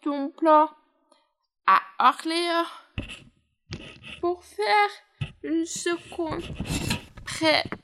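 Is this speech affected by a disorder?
Yes: hearing impairment; right ear hearing loss, hearing aids, implant surgery, orthophoniste listening training, second operation for failed electrode; hard of hearing, wears hearing device, upper and lower limb motor disability, unstable walking, uses walker.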